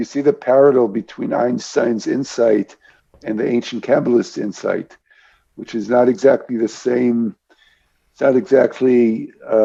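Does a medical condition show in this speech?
No.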